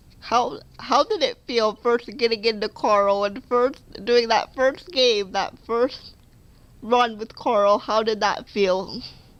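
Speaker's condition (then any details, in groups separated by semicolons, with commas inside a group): Cerebral palsy; affects speech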